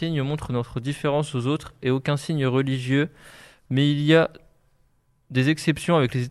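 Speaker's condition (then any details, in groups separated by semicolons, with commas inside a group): No condition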